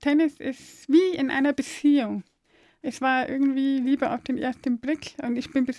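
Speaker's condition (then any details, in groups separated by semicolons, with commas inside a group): Deafness; deaf since birth, diagnosed by brainstem audiometry, suspected oxygen lack from cord around neck at birth; speaks very clearly, spoken language learned via early intervention, mother, Aachen deaf kindergarten, balloons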